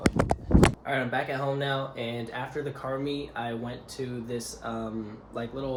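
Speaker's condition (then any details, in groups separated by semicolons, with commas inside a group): No condition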